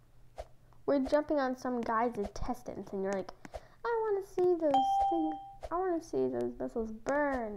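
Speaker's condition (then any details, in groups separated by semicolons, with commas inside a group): No condition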